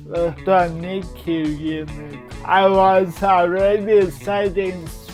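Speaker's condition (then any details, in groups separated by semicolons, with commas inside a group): Cerebral palsy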